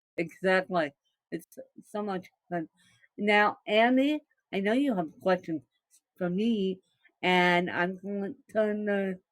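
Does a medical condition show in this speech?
Yes: cerebral palsy, mixed, moderate.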